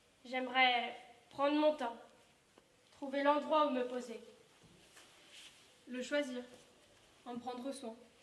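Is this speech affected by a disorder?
No.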